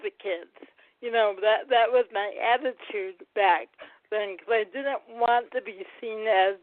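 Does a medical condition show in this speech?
Yes: cerebral palsy.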